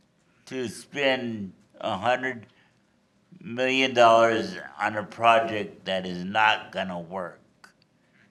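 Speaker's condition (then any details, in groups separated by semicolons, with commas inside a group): Cerebral palsy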